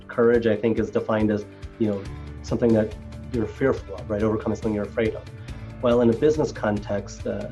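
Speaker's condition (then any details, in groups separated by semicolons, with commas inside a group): No condition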